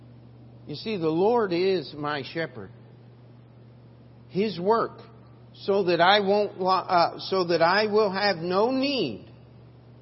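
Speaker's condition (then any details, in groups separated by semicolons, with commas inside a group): No condition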